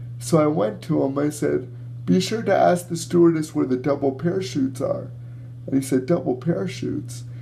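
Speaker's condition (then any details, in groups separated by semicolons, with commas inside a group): Cerebral palsy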